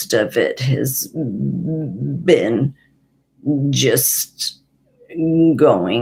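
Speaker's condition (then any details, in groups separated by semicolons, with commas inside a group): Parkinson's and essential tremor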